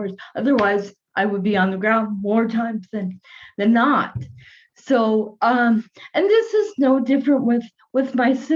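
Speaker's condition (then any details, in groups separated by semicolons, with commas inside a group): Cerebral palsy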